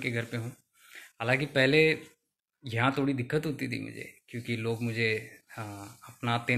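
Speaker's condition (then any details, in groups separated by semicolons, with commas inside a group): No condition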